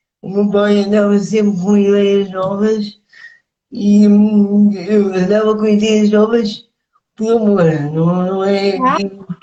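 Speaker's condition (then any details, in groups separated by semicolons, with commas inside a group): Cerebral palsy; speech affected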